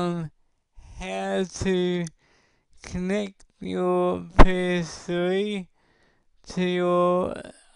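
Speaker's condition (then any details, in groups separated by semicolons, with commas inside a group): Cerebral palsy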